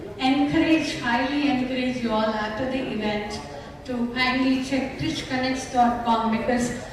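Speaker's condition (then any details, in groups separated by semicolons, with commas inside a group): No condition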